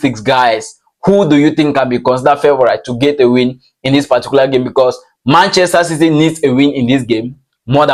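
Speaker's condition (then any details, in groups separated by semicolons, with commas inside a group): No condition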